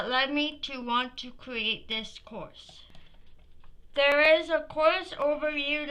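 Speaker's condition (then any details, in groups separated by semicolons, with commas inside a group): Cerebral palsy; from birth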